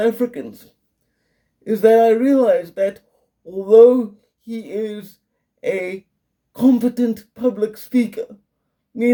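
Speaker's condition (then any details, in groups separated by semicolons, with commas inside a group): Quadriplegic cerebral palsy, severe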